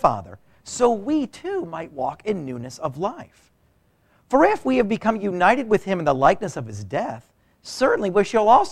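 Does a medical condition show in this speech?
No.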